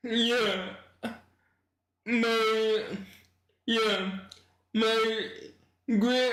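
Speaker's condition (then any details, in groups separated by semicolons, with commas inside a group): Cerebral palsy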